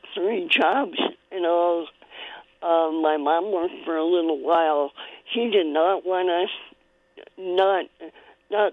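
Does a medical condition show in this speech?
Yes: cleft palate; congenital cleft palate, spoon-fed in early childhood around age three.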